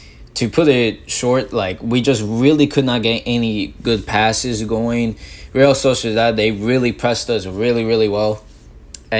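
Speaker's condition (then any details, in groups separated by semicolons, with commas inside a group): No condition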